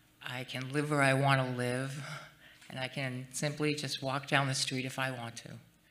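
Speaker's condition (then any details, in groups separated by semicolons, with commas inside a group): No condition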